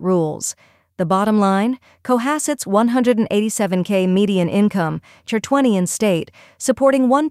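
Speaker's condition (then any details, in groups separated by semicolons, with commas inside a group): No condition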